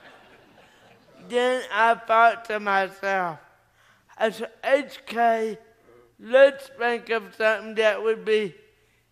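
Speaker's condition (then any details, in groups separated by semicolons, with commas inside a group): Cerebral palsy; three botox shots every 3 months at Vanderbilt relax arm muscles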